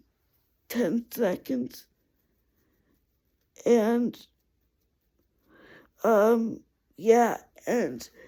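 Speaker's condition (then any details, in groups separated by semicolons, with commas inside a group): Cerebral palsy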